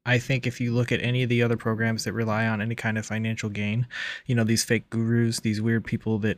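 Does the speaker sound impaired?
No.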